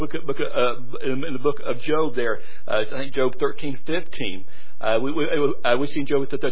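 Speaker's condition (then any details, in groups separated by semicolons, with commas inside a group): Stuttering; stuttering amount varies, heavy stuttering greatly lengthens speaking time; repeated sounds, repeated words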